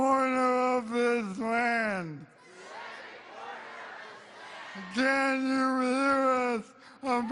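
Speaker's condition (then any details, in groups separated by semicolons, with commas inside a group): ALS; weak voice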